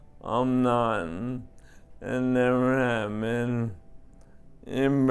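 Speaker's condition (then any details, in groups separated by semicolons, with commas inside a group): ALS; over 1.5 years since onset, weekly progression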